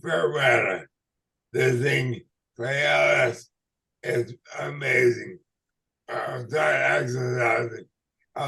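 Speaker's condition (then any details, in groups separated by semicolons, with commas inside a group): ALS/MND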